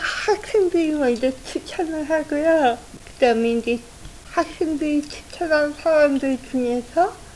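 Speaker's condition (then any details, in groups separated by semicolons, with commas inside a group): Cerebral palsy with speech disability; neonatal jaundice cause, diagnosed at two years four months, physical disability, not walking past age two; uses assistive communication technology to lecture, otherwise class runs over time; childhood difficulty pronouncing native language, speech and physical therapy rehabilitation center from age three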